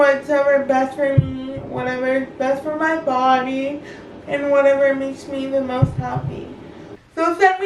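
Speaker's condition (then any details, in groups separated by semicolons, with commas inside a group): Cerebral palsy; speech worsening over past year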